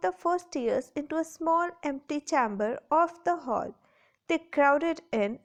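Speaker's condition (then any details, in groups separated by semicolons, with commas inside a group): No condition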